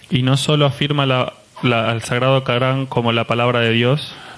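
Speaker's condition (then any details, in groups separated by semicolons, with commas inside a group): No condition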